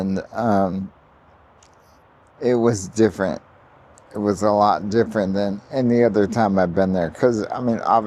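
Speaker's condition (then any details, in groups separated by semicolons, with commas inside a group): ALS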